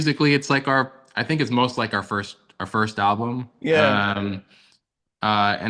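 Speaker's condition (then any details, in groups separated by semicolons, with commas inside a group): No condition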